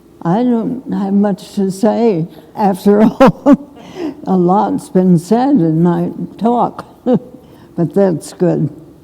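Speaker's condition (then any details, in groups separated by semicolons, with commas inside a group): Essential tremor; more than half of life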